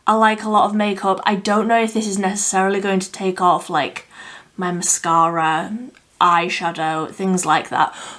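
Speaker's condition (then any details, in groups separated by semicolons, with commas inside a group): No condition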